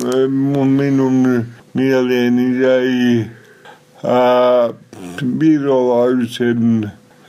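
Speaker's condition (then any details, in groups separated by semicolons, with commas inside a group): Cerebral palsy; somewhat unclear, self-described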